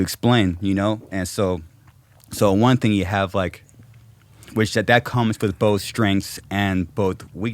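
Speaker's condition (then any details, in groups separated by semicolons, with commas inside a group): No condition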